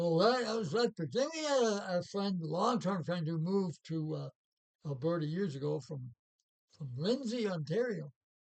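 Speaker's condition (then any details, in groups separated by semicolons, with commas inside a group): Parkinson's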